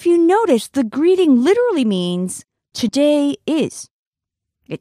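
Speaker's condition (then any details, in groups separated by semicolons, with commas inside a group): No condition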